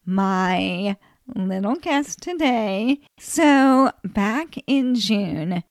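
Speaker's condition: ALS; no cure

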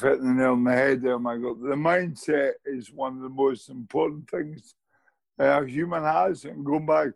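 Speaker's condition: Motor neurone disease; climbs stairs

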